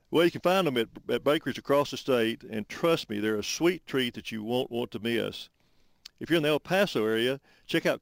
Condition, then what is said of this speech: No condition.